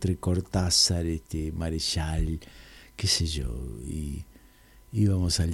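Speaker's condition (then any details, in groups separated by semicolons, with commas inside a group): No condition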